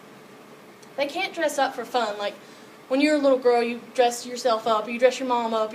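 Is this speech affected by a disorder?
No.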